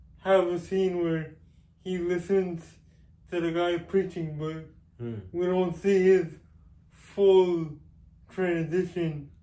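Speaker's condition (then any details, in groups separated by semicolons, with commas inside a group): Cerebral palsy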